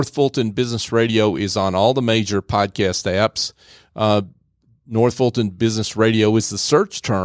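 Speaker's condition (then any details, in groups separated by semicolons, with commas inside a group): No condition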